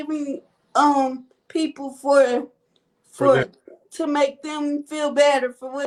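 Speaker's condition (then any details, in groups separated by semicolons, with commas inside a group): Cerebral palsy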